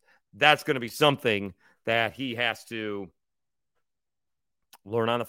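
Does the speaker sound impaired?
No.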